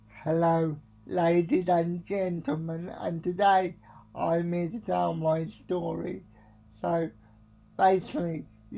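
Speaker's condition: Spastic quadriplegic cerebral palsy; most severe type, present since birth, uses electric wheelchair driven himself, expected non-verbal, began talking at age 6; able to communicate, stutters a lot, worse when distracted by several things

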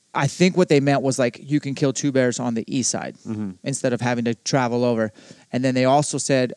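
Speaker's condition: No condition

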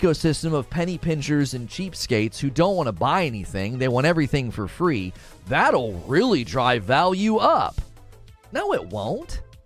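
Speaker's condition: No condition

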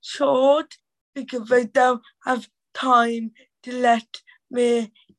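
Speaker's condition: Cerebral palsy; teenager; cerebral palsy voice harder to understand, Black Country accent, needs extra time to get words out

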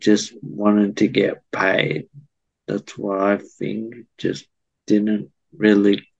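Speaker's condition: Cerebral palsy

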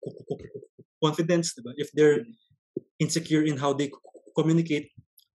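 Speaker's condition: Stuttering; stutter since early childhood, noticed on entering grade school; broken, choppy non-fluent speech, dreads answering strangers like jeepney drivers, public communication affected; repeated sounds

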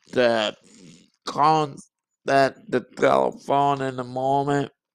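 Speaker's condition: Cerebral palsy and muscular dystrophy; onset at three months old after an illness

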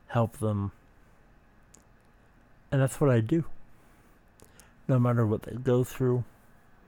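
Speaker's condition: Speech impediment

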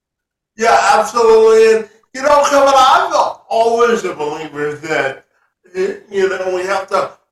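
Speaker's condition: Cerebral palsy; lifelong

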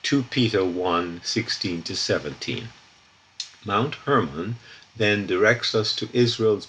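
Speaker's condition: No condition

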